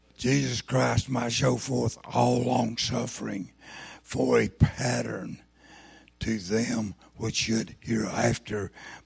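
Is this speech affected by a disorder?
Yes: throat cancer, lost vocal cord.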